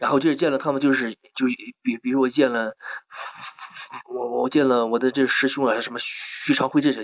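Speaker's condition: Stuttering; stutter since childhood, Gansu Jingyuan dialect speaker; mild stutter audible in interview, repetitions, fillers; much worse speaking local dialect, fluent singing in dialect, feels comfortable within own breath rhythm; repeated sounds, repeated words

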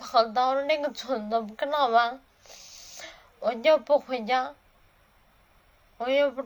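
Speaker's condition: Cerebellar atrophy, hereditary; cannot hold pen, cannot manage stairs or go out alone since COVID, falls

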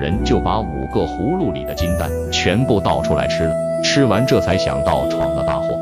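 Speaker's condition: No condition

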